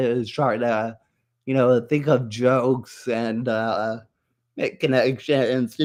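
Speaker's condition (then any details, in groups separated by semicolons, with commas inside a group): Muscular dystrophy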